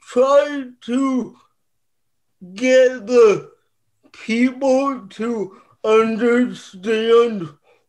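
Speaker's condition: Cerebral palsy; therapy became weight training

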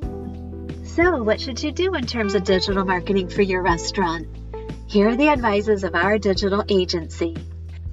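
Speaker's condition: No condition

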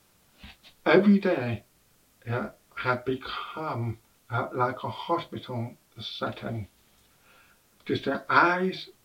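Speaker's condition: Deafness; understanding relies on guesswork from context and visual clues; face masks hide mouths, cutting off visual clues for understanding

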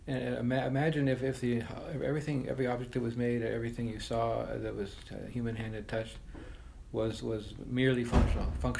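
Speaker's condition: Parkinson's disease; traveling increasingly difficult

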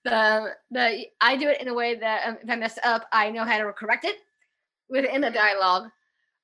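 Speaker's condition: Down syndrome; developmental disability

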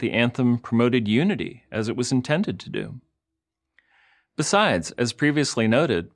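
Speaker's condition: No condition

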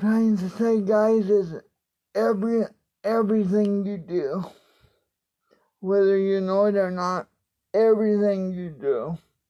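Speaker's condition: Cerebral palsy, spastic quadriplegic; uses wheelchair

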